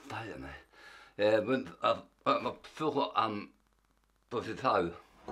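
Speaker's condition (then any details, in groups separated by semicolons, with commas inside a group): Tongue cancer; half tongue removed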